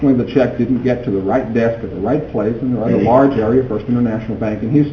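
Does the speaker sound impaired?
No.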